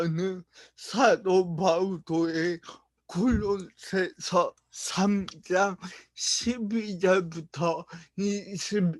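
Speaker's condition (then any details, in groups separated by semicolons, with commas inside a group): Brain lesion disability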